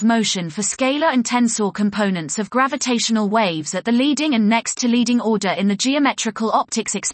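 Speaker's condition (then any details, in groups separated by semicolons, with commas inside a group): No condition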